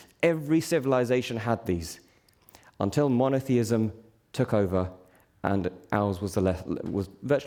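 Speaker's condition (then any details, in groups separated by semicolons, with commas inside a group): No condition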